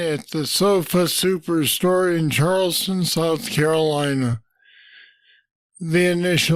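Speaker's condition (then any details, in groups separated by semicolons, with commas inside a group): Parkinson's disease; deep brain stimulators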